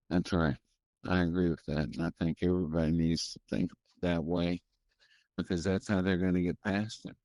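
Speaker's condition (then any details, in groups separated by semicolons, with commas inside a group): Primary progressive multiple sclerosis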